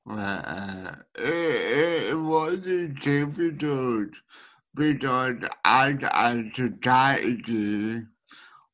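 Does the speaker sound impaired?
Yes: speech needing a translator; friend Imogen Yang from Sydney acting as speech translator during recording; speech hard for others to understand, needs speech translator.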